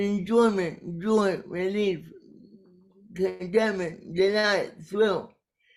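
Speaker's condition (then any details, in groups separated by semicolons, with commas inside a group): Cerebral palsy; caused by brainstem aneurysm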